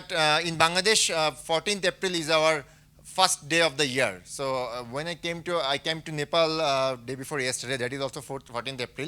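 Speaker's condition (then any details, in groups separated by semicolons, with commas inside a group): No condition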